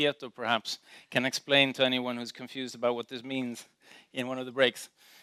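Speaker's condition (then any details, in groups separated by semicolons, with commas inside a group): No condition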